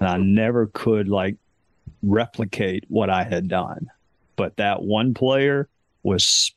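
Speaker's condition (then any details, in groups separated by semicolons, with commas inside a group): No condition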